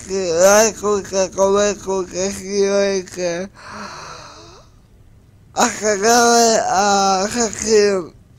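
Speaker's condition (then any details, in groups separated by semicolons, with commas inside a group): Cerebral palsy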